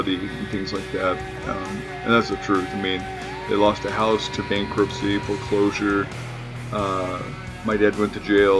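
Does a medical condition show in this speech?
No.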